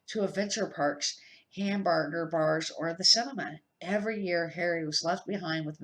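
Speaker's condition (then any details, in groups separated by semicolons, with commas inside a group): No condition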